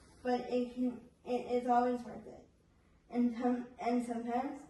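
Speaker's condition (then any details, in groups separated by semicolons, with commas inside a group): Spastic cerebral palsy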